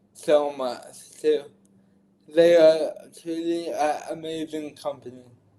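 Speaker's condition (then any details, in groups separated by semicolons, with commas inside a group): Cerebral palsy; diagnosed after cardiac arrest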